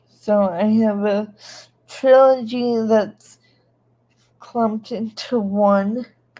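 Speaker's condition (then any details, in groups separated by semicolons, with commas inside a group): Cerebral palsy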